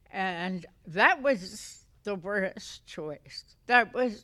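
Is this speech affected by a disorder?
Yes: essential tremor; essential tremor affecting voice; may be hard to understand.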